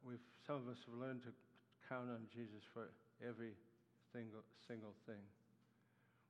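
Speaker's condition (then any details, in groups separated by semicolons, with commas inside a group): Parkinson's disease; neuropathy attacks nerves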